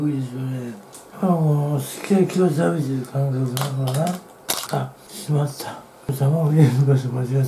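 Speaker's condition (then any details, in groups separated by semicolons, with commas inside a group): Tongue cancer, partial glossectomy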